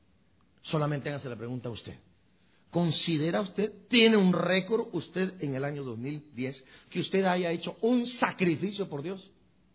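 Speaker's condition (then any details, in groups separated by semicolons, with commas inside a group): No condition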